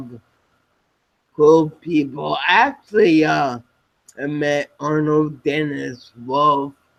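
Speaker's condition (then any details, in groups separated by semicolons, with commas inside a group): Spinocerebellar ataxia type 7, SCA7; speech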